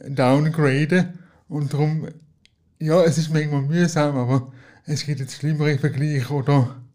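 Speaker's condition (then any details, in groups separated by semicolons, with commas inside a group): Cerebral palsy; wheelchair user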